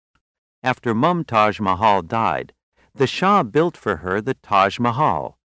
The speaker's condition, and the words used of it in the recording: No condition.